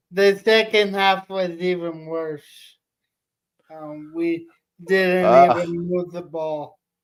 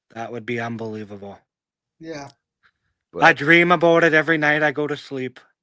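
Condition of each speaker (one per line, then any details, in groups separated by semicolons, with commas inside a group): Cerebral palsy; affects nearly every word, hard pronunciation, sometimes cannot speak
No condition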